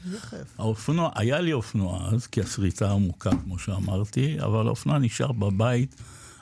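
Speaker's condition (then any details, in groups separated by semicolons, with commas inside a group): Parkinson's disease; had to sell motorcycle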